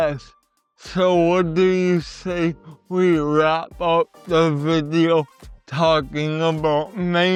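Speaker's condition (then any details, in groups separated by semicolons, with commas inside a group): Cerebral palsy; voice often not understood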